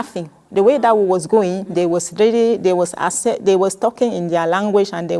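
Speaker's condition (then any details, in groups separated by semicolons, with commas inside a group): No condition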